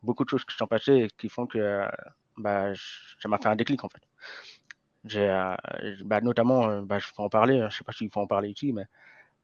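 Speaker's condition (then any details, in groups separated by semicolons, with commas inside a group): Hearing impairment from birth, congenital; may get worse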